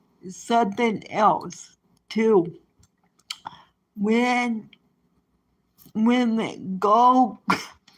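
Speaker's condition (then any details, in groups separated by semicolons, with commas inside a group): Cerebral palsy; present from birth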